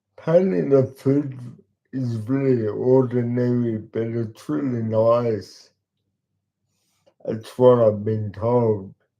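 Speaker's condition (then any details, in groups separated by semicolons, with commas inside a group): Cerebral palsy; talks slowly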